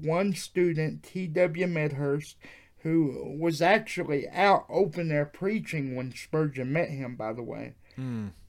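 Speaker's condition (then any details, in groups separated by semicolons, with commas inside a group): Cerebral palsy; wheelchair user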